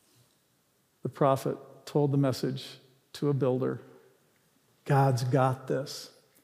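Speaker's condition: No condition

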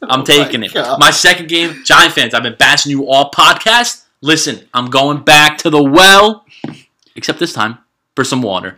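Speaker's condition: No condition

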